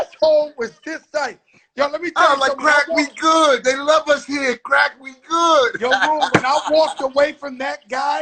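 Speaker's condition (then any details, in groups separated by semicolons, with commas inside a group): No condition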